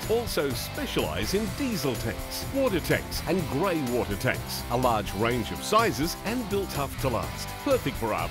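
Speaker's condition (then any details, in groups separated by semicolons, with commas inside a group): No condition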